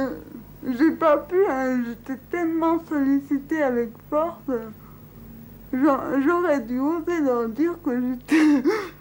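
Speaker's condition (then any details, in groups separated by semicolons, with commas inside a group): Cerebral palsy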